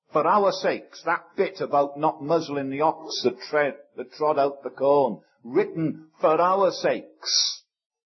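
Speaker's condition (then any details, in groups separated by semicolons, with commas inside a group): No condition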